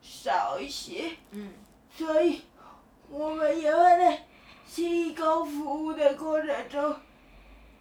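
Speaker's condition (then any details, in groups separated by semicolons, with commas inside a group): Cerebral palsy; rest of body not mobile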